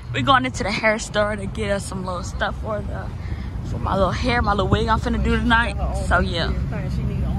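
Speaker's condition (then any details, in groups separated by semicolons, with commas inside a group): No condition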